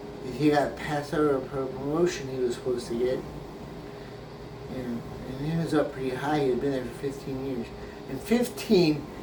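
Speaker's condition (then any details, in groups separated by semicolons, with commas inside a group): Brain injury; memory greatly affected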